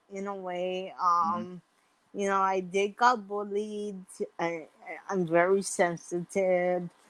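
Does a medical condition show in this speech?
Yes: mild cerebral palsy.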